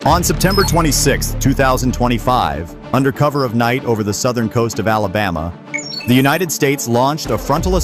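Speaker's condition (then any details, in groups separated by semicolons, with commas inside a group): No condition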